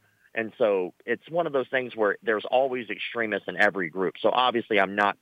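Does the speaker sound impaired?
Yes: cleft lip and palate; born with cleft lip and palate, many surgeries as a child, facial scars.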